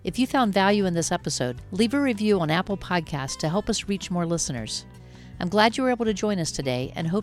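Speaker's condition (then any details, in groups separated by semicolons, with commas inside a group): No condition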